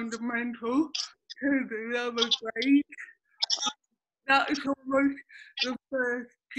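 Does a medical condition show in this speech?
Yes: cerebral palsy.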